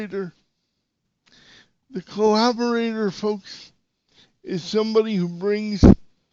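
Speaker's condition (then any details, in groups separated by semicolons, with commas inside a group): Cerebral palsy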